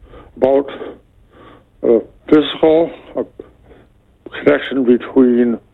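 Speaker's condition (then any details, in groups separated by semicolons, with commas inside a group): Medication-induced speech impediment; speech impediment caused by Abilify; speech impediment during call; tries hard to be understood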